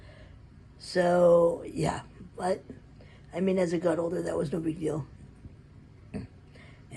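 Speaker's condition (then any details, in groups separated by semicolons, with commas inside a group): Cerebral palsy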